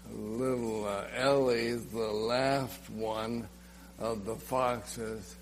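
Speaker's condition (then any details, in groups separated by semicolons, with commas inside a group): ALS; Lou Gehrig's)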